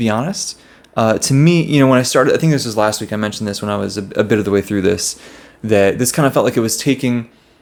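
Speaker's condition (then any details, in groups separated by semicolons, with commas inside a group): No condition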